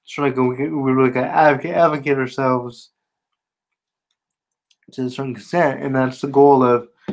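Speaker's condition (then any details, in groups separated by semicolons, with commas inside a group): Spastic quadriplegia cerebral palsy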